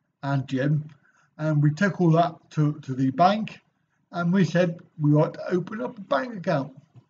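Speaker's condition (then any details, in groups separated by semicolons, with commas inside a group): Cerebral palsy; back surgery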